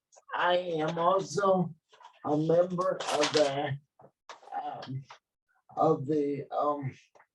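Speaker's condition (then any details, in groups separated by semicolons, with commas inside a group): Cerebral palsy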